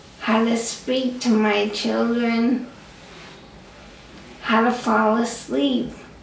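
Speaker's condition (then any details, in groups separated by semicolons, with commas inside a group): Acquired brain injury; occupational, physical and speech therapy, relearning feeding self; could not talk, had to relearn speaking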